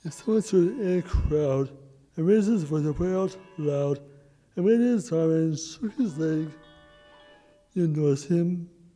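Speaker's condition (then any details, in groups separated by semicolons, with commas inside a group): Myotonic muscular dystrophy; genetic disorder; affects speech, has workaround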